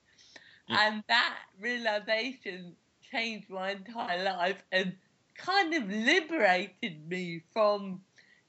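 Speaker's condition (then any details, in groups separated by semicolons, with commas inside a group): Cerebral palsy; cerebral palsy since childhood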